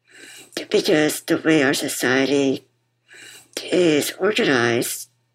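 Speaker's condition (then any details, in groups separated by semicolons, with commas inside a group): Muscular dystrophy; congenital form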